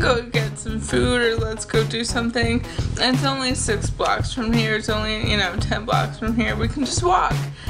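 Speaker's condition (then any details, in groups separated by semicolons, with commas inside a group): Cerebral palsy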